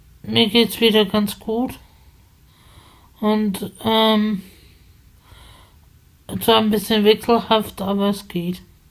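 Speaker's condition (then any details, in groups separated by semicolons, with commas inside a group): Spasticity from birth; multiple sclerosis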